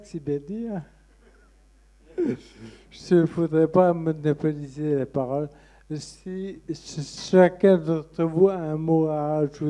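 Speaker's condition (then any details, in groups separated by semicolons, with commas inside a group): Friedreich's ataxia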